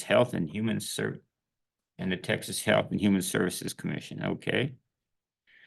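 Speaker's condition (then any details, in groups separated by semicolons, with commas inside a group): No condition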